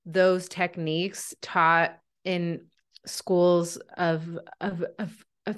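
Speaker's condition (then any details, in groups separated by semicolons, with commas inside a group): Stuttering; stutter since childhood, speech therapy from very young age focused on hiding stutter; very disfluent day, stutters more freely, unlearning avoidance habits; repeats consonants, fluency varies unpredictably day to day, avoids robotic-sounding therapy technique; repeated words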